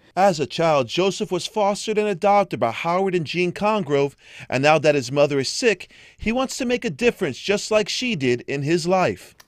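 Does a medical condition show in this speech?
No.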